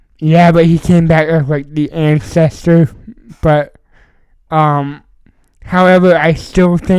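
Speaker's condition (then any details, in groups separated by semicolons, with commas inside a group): Cerebral palsy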